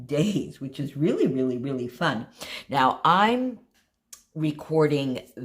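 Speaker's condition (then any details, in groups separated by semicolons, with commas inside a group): No condition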